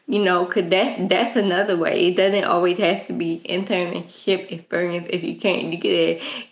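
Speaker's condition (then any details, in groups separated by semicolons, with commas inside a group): Cerebral palsy; present since birth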